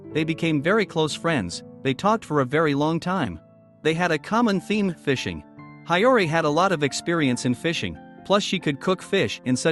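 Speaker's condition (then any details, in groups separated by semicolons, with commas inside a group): No condition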